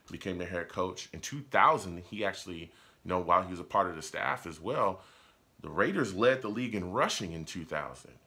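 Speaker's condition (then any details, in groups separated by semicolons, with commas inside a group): No condition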